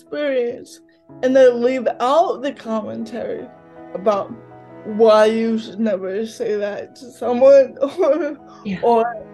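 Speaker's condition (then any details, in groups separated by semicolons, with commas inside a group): Cerebral palsy; lifelong very mild cerebral palsy, mild outward physical disability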